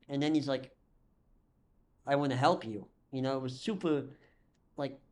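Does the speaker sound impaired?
Yes: cleft lip and palate; congenital cleft lip and palate, cause unknown, missing muscles, dental problems, 40+ surgeries incl. multiple jaw; nut bar (likely Nuss bar) currently placed in chest, latest surgery.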